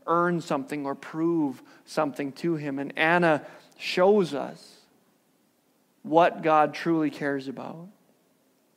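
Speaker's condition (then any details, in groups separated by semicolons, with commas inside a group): No condition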